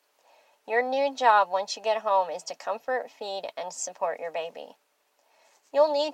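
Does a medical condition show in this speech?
Yes: bilateral cleft lip and palate; congenital; without partial air escapes to nasal passage, mushy unclear speech, could not roll r's, now improved.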